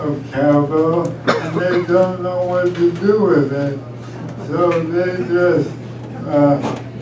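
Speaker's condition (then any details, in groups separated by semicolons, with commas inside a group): ALS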